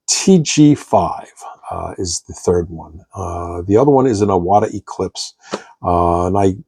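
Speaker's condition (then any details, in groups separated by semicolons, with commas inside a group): No condition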